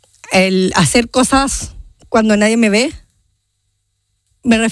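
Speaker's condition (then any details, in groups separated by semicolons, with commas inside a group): Down syndrome; genetic condition, present from birth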